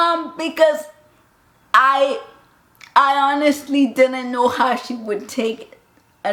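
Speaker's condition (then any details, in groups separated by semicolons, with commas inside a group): Cerebral palsy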